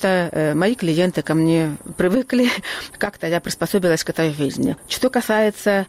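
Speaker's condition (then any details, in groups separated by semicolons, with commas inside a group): Hearing loss, acquired at age 3; speech preserved thanks to hearing aids, worsened, speaks with an accent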